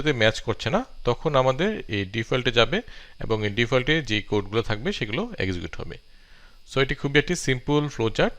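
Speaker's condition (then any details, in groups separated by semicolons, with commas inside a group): No condition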